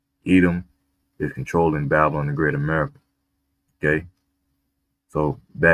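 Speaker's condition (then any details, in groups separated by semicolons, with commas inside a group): No condition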